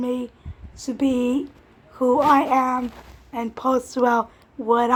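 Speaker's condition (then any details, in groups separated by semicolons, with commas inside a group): Cerebral palsy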